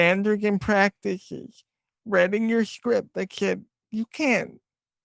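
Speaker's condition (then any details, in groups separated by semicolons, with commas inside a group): Cerebral palsy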